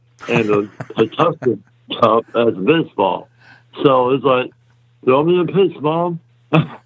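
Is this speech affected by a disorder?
Yes: muscular dystrophy; congenital, extremely rare type, exact type unknown, myotubular myopathy ruled out about 4 years ago; about 30 years old, hospitalized every 3 to 6 weeks until age 7, plays power soccer.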